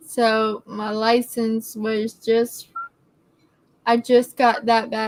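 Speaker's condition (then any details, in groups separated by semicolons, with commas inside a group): Cerebellar ataxia; congenital cerebellar ataxia, very rare form, causes shaking; could not blow properly into breathalyzer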